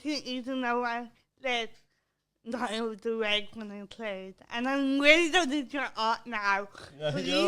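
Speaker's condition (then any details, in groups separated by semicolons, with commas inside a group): Cerebral palsy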